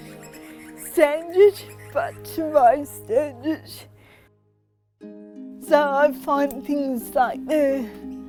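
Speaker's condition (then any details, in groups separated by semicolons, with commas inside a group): Cerebral palsy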